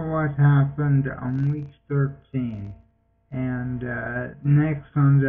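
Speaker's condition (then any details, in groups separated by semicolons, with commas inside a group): Multiple sclerosis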